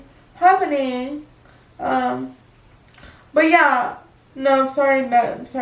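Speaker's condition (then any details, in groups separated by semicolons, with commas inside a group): Cerebral palsy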